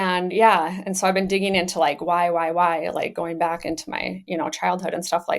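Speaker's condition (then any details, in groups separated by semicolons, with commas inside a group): No condition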